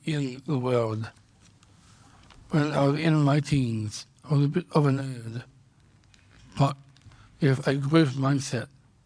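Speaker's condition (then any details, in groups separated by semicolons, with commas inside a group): Down syndrome; congenital, diagnosed at birth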